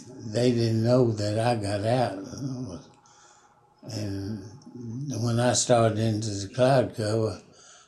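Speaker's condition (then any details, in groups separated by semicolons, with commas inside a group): Parkinson's; about 5 years since onset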